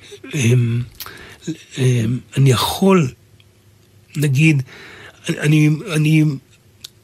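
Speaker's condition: Aphasia; writing and speaking both a struggle

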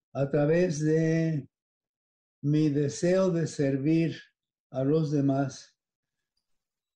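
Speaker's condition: Parkinson's disease; age 93

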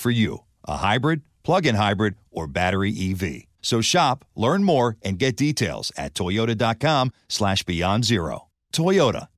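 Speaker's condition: No condition

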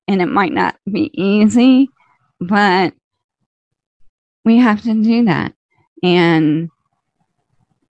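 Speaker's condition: ALS, slow progressing

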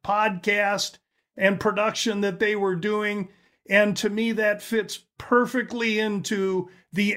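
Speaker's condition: No condition

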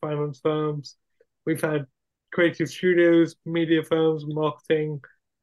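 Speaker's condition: Cerebral palsy; wheelchair user

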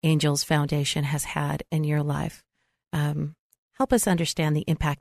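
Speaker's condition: No condition

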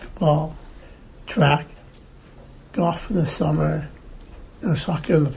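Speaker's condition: Down syndrome; extra chromosome, congenital heart disease, replaced pulmonary valve, ventricular tachycardia, defibrillator, some lung disease; recovered from covid-19 after hospital trip, back to treadmill and elliptical

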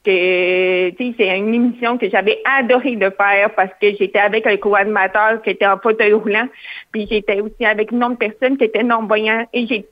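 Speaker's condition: Hearing loss with cochlear implant; cochlear implant at age 4

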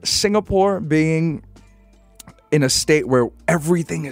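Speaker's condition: No condition

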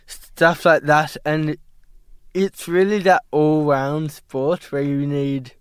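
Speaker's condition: Cerebral palsy; age 17, ongoing therapies via Cerebral Palsy Alliance, placing ski poles difficult

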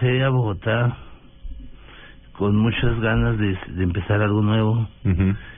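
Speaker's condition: Parkinson's disease; sometimes not understood at all

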